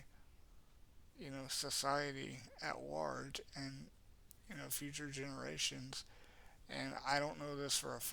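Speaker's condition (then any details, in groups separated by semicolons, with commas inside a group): Cerebral palsy; has had speech therapy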